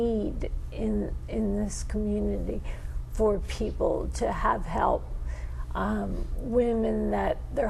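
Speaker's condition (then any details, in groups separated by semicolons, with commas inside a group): Multiple sclerosis; very limited mobility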